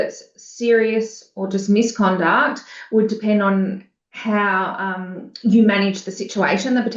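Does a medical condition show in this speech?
No.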